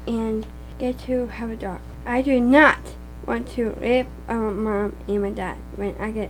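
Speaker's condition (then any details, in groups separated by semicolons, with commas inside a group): Down syndrome; diagnosed after birth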